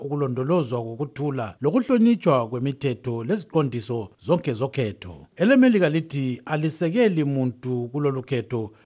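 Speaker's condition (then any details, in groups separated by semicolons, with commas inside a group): No condition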